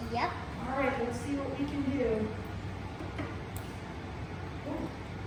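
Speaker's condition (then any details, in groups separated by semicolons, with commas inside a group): No condition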